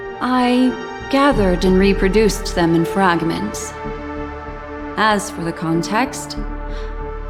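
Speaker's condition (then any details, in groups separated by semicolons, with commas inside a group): No condition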